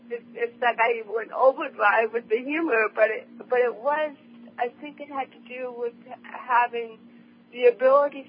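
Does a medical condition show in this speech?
Yes: cerebral palsy; present from birth, handwriting physically hard and slow.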